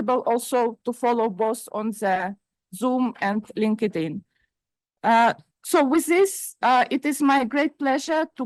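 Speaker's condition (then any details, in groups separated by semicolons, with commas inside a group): No condition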